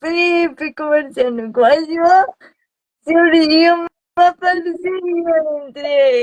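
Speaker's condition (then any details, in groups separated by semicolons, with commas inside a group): Cerebral palsy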